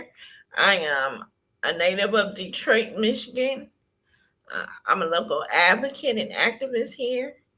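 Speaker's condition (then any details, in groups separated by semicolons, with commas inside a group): Cerebral palsy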